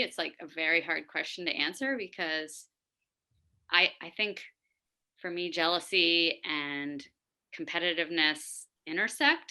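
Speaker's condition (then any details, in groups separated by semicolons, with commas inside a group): No condition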